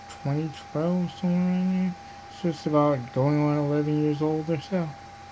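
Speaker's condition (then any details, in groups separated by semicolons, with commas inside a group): Cerebral palsy; diplegia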